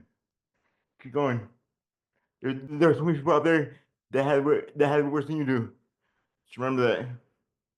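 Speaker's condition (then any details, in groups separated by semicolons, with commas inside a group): Generalized dystonia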